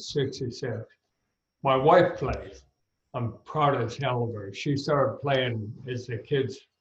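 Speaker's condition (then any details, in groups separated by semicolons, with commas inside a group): ALS; ALS with throat onset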